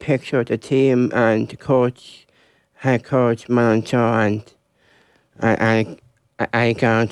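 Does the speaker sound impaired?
Yes: Down syndrome; congenital, lifelong.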